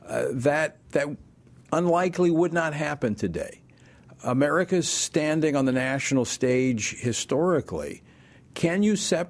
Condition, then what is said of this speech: No condition.